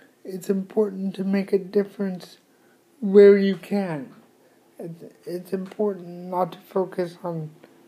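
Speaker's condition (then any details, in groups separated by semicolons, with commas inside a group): Cerebral palsy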